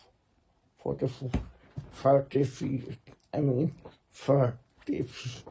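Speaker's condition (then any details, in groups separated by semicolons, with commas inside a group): Muscular Parkinson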